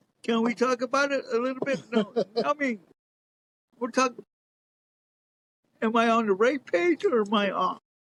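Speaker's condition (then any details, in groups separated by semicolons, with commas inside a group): Cerebral palsy; cerebral palsy, lifelong wheelchair use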